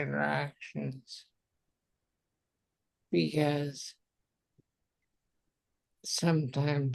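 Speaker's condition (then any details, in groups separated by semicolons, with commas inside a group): Multiple sclerosis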